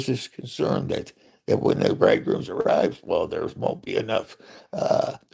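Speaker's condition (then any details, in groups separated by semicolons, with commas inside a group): Parkinson's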